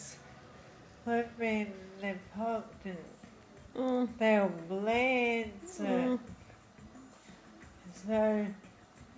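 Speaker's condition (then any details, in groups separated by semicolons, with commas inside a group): Friedreich's ataxia; diagnosed in childhood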